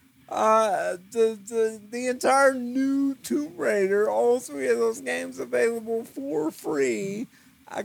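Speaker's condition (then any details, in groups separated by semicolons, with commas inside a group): Cerebral palsy; eyes wander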